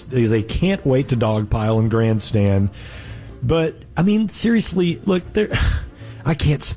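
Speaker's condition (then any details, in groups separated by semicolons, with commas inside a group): No condition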